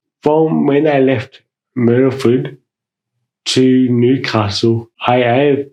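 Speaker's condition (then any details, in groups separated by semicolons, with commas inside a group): Mild cerebral palsy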